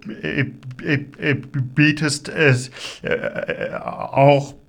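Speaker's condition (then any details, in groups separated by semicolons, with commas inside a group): Stuttering; developmental, lifelong, possibly inherited, father stuttered, brother fluent, logopedic speech therapy, constant since second grade; stutter possibly not noticed by listeners; blocks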